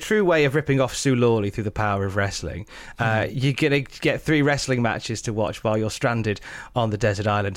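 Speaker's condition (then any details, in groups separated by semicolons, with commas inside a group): No condition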